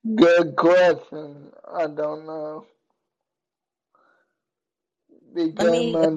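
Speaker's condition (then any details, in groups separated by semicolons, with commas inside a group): Cerebral palsy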